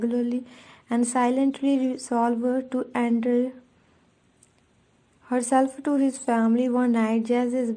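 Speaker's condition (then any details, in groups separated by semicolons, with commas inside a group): No condition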